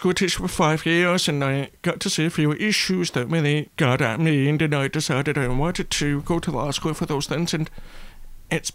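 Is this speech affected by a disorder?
Yes: deafness; brown cochlear implant on side of head, once damaged by water from hose and repaired; cannot answer phone calls, e.g. from Uber drivers.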